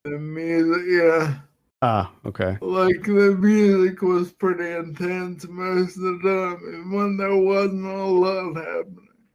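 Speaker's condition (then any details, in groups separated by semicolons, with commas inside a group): Friedreich's ataxia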